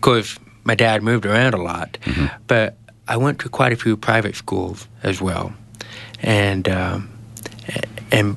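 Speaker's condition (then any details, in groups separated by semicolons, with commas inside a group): Genetic hearing loss; congenital genetic 90% hearing loss inherited from father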